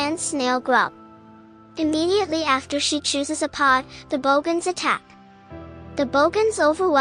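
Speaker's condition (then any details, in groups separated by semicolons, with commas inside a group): No condition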